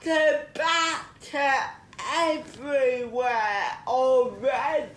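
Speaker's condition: Cerebral palsy

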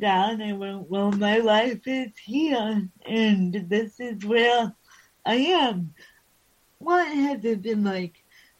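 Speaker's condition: Cerebral palsy

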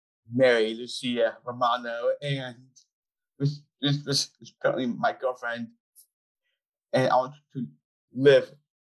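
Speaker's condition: Down syndrome; 25-year-old man; described as very articulate in giving details, public speaker, gave TEDx talk, hosts own podcast

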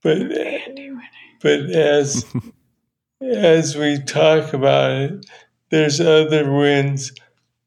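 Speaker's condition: Parkinson's; voice audibly affected now, earlier slowed speech, trouble speaking English some days, voice problems limit storytelling

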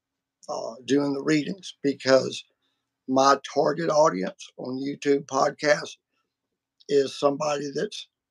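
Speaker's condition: Vocal cord surgery; including laser treatment

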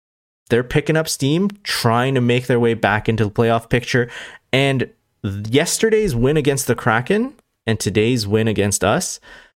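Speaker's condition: No condition

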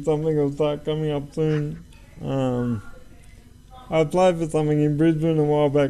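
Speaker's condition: Cerebral palsy; from birth, uses wheelchair, drummer despite condition; joining via Zoom

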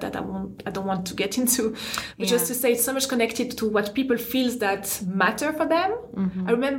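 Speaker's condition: No condition

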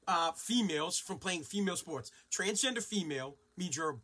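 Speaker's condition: No condition

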